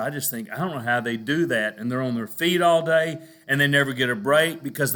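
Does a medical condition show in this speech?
No.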